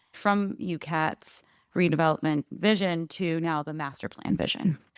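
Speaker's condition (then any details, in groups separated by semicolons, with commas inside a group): No condition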